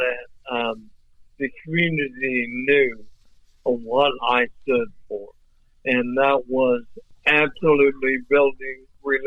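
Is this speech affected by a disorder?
Yes: ALS; voice off but clear and understandable.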